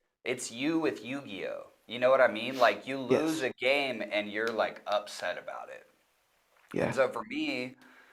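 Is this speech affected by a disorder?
No.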